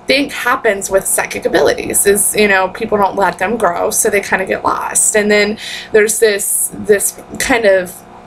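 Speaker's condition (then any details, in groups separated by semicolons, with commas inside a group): No condition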